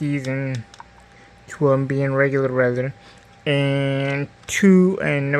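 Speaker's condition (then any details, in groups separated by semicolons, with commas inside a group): Cerebral palsy; diplegia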